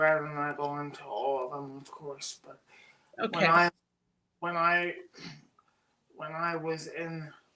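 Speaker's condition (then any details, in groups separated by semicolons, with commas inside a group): Cerebral palsy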